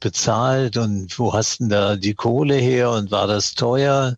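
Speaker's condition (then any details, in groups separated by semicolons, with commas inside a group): Parkinson's disease; diagnosed at age 75, years of trembling before diagnosis, once put down to stage fright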